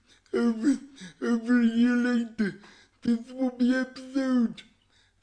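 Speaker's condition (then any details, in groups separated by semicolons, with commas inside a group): Cerebral palsy; all four limbs affected, from birth, born 12 weeks premature; voice described as unusual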